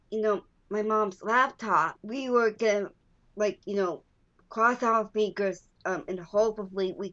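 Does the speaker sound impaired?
Yes: Down syndrome; lifelong.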